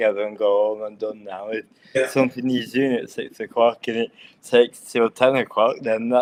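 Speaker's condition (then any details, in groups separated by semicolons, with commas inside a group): Cerebral palsy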